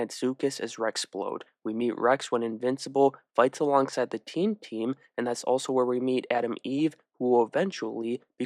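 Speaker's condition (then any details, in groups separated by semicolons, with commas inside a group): No condition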